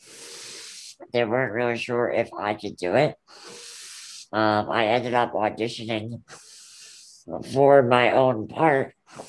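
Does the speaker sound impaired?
Yes: Ullrich congenital muscular dystrophy; very rare form of muscular dystrophy.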